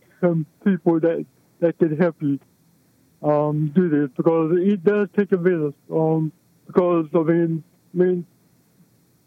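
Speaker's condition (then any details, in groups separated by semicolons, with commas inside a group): Cerebral palsy; balance and posture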